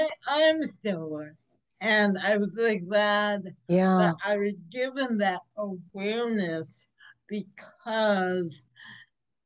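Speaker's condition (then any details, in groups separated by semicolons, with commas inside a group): Cerebral palsy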